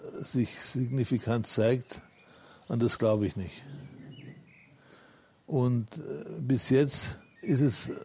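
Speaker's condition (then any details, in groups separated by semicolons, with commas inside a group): Parkinson's disease; public for about 11 years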